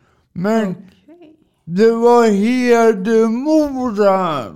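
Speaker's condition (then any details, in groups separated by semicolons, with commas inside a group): Cerebral palsy; adaptation applied for via Försäkringskassan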